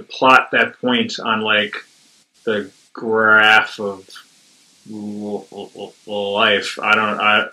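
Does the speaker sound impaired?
Yes: stuttering; tends toward covert stuttering, past speech therapy, deep breathing helps; stuttering holding back less than in previous years; tense throat, jaw and abdomen when stuttering, sometimes fluent for no reason; here prolonged sounds, blocks.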